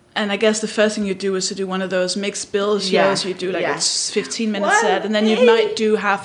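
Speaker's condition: No condition

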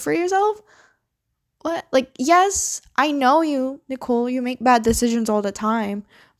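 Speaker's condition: No condition

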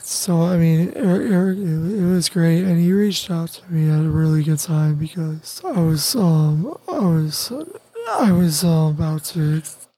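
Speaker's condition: Tracheostomy; tracheostomy connected to ventilator, paralysis after accident, breathing affected; voice lost at first, spelled on communication board, voice later regained, cuff inflated at night stops talking

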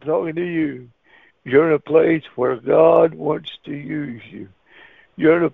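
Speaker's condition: Cerebral palsy; wheelchair user

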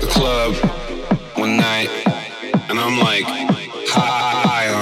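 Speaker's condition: No condition

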